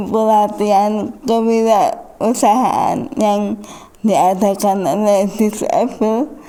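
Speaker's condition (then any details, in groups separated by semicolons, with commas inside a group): Cerebral palsy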